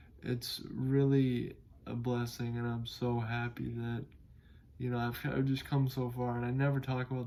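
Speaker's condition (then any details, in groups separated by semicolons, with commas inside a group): Cerebral palsy; able to speak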